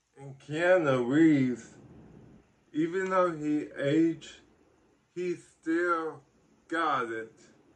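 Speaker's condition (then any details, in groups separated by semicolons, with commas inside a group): Ataxic cerebral palsy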